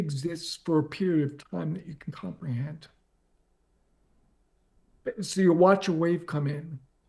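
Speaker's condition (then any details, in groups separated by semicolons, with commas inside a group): ALS; progressive, onset leg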